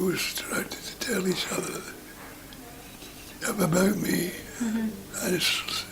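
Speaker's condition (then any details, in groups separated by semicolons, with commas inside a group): Parkinson's disease; reduced volume, slow responses, constant dribbling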